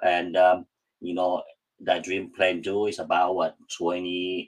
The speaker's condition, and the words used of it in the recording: Cleft palate. Every single word I said a million times before.